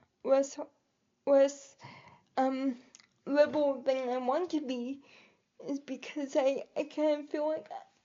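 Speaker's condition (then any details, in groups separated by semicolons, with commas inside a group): Cerebral palsy; quadriplegic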